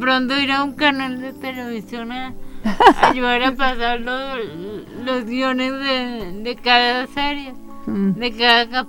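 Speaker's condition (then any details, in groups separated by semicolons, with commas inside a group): Cerebral palsy; cerebral palsy from birth complications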